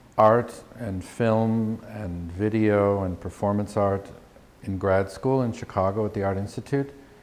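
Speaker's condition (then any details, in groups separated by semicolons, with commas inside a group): No condition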